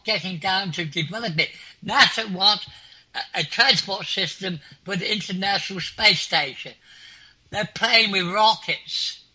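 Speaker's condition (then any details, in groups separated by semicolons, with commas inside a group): Clinically deaf; clinically deaf since school age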